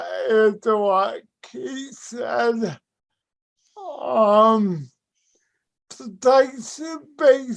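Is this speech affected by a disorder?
Yes: cerebral palsy.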